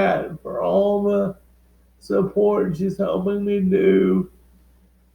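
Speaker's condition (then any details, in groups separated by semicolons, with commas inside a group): Cerebral palsy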